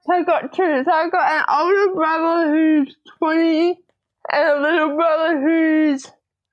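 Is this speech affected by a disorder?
Yes: cerebral palsy, diplegia; spastic diplegia, both legs, hands mildly, Botox from diagnosis, cast once age seven, no surgery; teenager, walks without wheelchair, possible NDIS scooter, knee pain from misalignment, medication, types on computer; speech a bit odd, had speech therapy.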